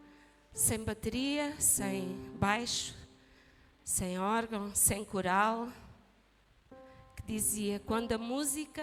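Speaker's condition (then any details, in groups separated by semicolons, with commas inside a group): No condition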